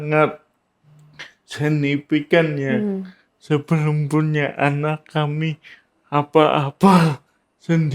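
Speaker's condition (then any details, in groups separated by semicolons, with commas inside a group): Cerebral palsy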